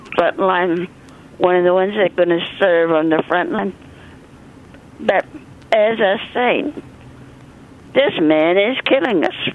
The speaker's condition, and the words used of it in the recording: Stroke. I'm sorry I don't speak as well as you used to.